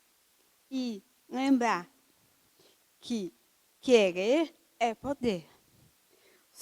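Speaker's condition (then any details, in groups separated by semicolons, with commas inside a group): Cerebral palsy; from birth, uses wheelchair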